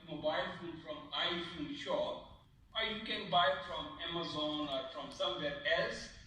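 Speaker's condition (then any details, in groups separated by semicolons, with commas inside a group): No condition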